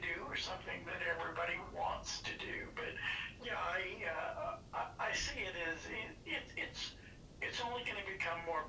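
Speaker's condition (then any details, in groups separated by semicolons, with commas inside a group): Parkinson's disease; hand tremors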